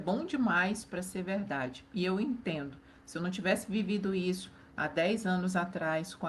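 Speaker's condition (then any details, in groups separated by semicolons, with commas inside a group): No condition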